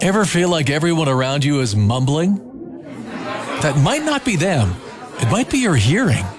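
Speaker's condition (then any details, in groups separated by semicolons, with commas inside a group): No condition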